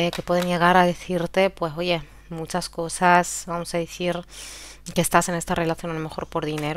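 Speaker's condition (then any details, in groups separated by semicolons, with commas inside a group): No condition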